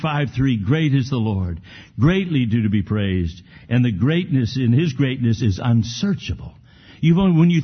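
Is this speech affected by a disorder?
No.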